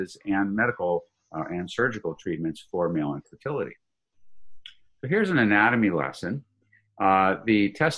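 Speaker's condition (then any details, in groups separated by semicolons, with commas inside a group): No condition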